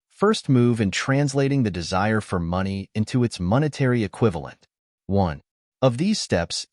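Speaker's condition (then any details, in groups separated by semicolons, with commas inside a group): No condition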